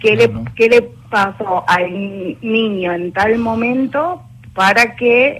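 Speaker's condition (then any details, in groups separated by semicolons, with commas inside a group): Stuttering; fluency disorder; visible blocks and facial gestures while speaking; repeated words, prolonged sounds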